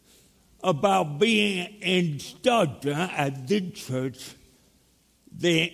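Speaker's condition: Cerebral palsy; speech impediment

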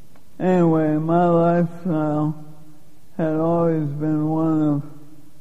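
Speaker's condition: Lou Gehrig's disease; given 3 to 5 years to live

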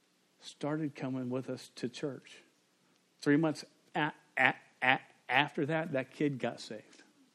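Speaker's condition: Stuttering; much worse through school years, variable with bad days; pretty fluent currently; pretty fluent now, some days unable to say own name; repeated sounds, repeated words

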